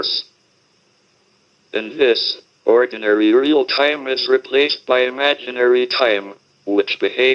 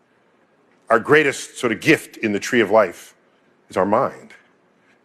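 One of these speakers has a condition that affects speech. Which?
The first: motor neuron disease (ALS); body hardly works, speaking through a speech-generating device.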